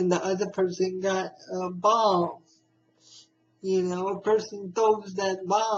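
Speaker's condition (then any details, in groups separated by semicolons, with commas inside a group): Spastic cerebral palsy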